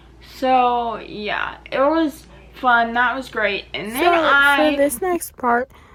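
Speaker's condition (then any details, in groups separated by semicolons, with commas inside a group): Cerebral palsy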